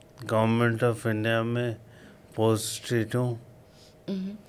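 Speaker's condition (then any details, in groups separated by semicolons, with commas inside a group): Coma after road accident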